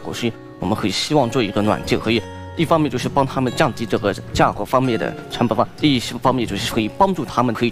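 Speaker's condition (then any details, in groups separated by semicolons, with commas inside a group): Hearing impairment; childhood speech training at professional rehabilitation center; pronunciation quite good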